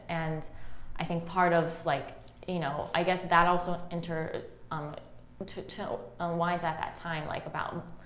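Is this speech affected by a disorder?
Yes: stutter; stutter since around age 3-4, scoliosis with 45 degree curve, spinal surgery at age 12; stutter expected to show during recording; fluent alone, stutters when others present, less when deeply absorbed, covertly switches words last second; here repeated sounds, prolonged sounds.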